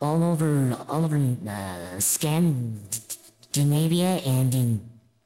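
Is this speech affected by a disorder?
Yes: stuttering; here prolonged sounds, blocks.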